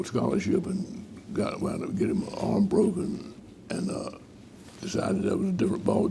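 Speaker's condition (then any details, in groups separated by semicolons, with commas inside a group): Parkinson's disease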